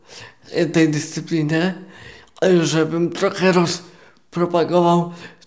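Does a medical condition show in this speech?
Yes: cerebral palsy, quadriplegic; four-limb involvement, born premature at seven months, six weeks in incubator, wheelchair user; adult, continuous ongoing rehabilitation.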